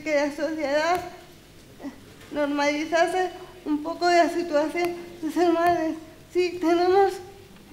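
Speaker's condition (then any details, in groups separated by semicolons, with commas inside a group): Cerebral palsy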